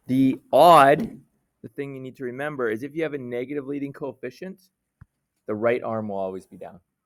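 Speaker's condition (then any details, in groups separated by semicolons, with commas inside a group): No condition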